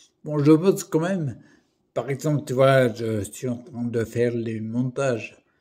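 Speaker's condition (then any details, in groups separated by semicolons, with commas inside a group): Primary progressive multiple sclerosis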